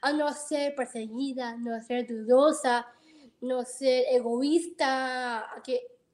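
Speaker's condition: Down syndrome; present from birth, heart surgery

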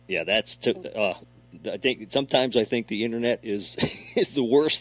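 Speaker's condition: No condition

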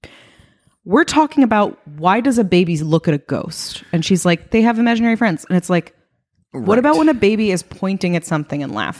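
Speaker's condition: No condition

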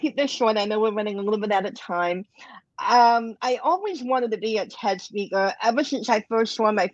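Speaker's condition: Cleft lip and palate, bilateral

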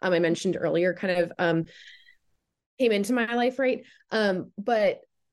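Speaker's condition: No condition

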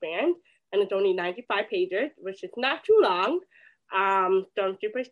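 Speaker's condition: Deafness, hard of hearing; often asks others to repeat, people shout at her

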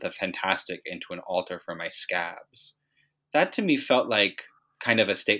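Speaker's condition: No condition

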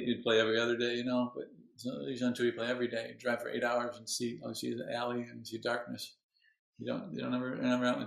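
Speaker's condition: Parkinson's disease; onset age 42, 19 years since, medicine four times daily plus Indian bean, hospital physical therapy; tremor largely controlled, tips over a lot, balance problems, some regression, trying new drugs, daily exercises; hard on voice, needs about two weeks of singing practice to regain voice

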